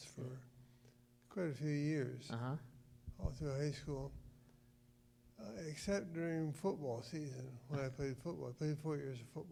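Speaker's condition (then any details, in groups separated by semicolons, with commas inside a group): Parkinson's disease; about 18 years since onset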